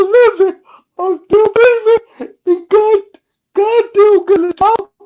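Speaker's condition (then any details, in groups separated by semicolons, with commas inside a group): Cerebral palsy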